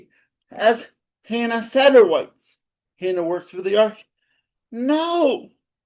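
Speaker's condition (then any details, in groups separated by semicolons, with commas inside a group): Cerebral palsy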